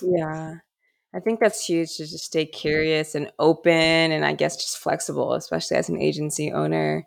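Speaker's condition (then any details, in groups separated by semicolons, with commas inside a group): No condition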